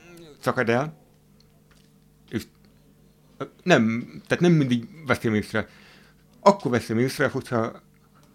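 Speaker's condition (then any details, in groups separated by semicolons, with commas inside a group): Hard of hearing; hearing aid mentioned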